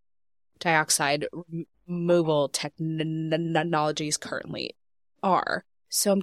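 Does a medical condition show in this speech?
Yes: stuttering; pauses on certain things sometimes; here repeated sounds, prolonged sounds.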